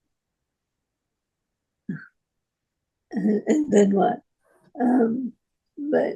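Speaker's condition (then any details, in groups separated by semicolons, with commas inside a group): Parkinson's disease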